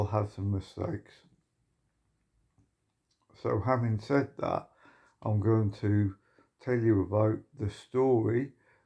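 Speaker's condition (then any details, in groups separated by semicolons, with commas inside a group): Motor neuron disease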